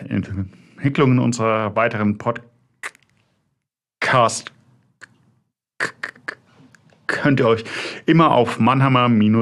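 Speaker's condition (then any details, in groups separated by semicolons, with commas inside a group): Stuttering; developmental, lifelong, possibly inherited, father stuttered, brother fluent, logopedic speech therapy, constant since second grade; choppy, repetitions, blocks, cannot coordinate speech components, body tenses during blocks, throat sometimes hurts, fluent when singing; blocks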